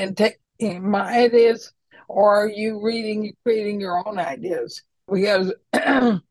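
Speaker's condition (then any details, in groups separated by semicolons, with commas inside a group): ALS; still understood by listeners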